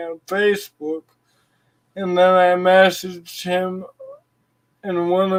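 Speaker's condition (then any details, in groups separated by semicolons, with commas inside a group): Cerebral palsy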